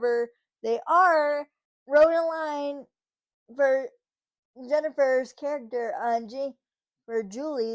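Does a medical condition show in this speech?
Yes: cerebral palsy, spastic.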